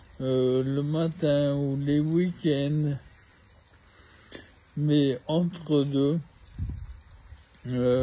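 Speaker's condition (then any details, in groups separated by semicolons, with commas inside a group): ALS (maladie de Charcot)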